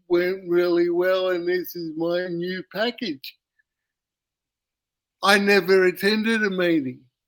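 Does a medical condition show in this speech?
Yes: cerebral palsy; uses wheelchair.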